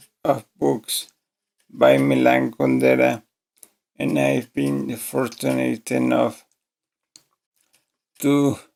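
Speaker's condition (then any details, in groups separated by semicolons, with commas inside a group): ALS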